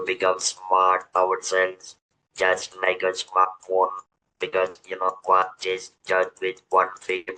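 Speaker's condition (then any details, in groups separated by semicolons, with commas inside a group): Throat cancer, electrolarynx user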